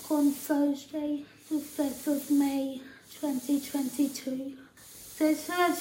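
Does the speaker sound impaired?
Yes: tracheostomy and ventilator dependent; electric and manual wheelchairs.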